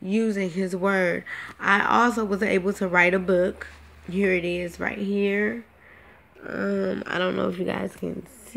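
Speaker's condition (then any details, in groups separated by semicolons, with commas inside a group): Cerebral palsy; predicted never to walk; now talking and breathing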